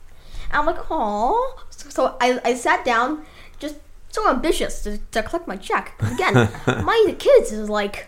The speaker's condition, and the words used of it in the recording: Stuttering. And whenever I have pressure on me, I don't really stutter.